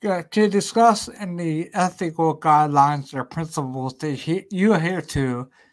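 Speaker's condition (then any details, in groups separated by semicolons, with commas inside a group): Cerebellar ataxia; shaky, symptoms before diagnosis, uses small roller when out goose hunting; starting speech therapy and physical therapy next week, occupational therapy mentioned; slurs a bit, voice affected a little, may need to repeat himself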